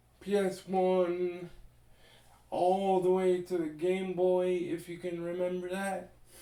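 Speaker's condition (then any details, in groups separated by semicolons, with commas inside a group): Cerebral palsy; limbs affected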